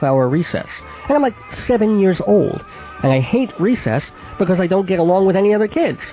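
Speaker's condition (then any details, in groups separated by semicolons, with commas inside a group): Cleft palate with lisp; voice not especially nasal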